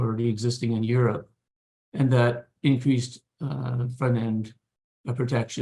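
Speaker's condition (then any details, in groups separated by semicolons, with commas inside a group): No condition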